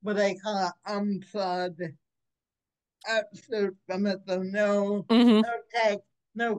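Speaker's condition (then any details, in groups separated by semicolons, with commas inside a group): Cerebral palsy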